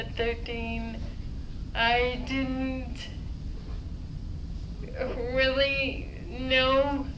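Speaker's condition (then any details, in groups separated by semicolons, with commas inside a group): Dysarthria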